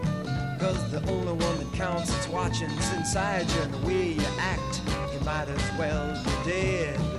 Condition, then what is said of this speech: None; typical speech.